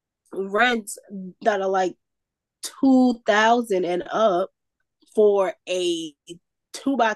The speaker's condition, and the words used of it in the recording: Stuttering. Shy, I was quiet, and I was always ashamed, because I, excuse me, because I stutter, right?